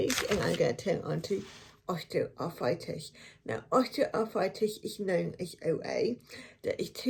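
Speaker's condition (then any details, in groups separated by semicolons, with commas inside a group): Cerebral palsy; affects one foot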